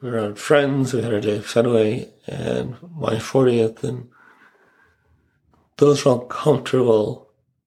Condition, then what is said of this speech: ALS (motor neuron disease). So apparently you just sound old now. That's how she thinks about the change in your voice.